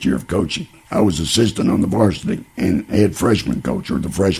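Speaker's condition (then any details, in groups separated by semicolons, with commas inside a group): Laryngeal cancer; about 12 years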